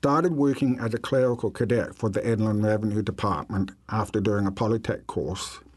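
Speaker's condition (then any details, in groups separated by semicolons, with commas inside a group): Deafness; diagnosed at 8 years old, attended Atlanta Speech School and Druid Hills High School in America until 16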